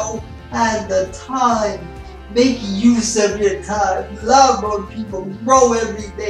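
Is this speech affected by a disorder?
Yes: spastic cerebral palsy; spastic quadriplegic type, affects hands.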